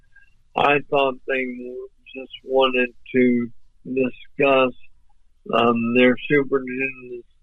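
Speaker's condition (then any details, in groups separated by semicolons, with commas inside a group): ALS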